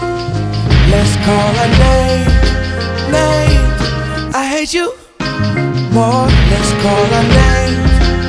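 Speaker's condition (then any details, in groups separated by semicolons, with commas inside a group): No condition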